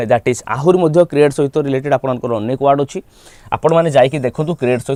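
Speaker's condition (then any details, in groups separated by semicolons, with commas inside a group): No condition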